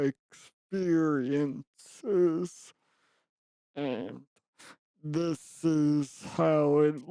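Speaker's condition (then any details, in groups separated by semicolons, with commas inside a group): Traumatic brain injury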